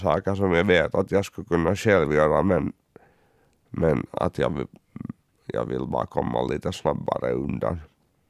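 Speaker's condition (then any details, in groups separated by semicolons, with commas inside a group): Cerebral palsy; uses wheelchair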